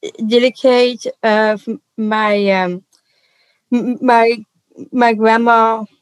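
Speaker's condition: Down syndrome; congenital

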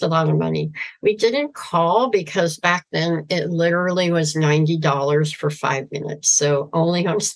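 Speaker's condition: Severe cleft palate, cleft lip and palate

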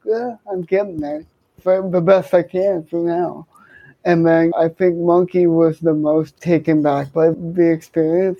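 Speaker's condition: Cerebral palsy; congenital, left-sided hemiplegia, affects left side, speech and coordination, left hand most affected; speech impediment, had to step up speech

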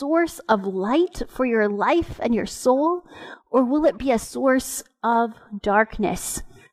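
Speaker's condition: No condition

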